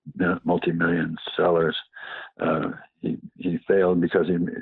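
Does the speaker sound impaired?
Yes: Parkinson's disease.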